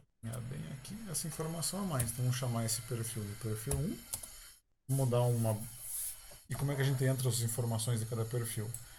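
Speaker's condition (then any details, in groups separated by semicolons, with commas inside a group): No condition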